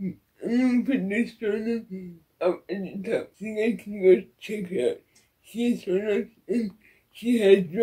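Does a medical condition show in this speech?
Yes: cerebral palsy; wheelchair.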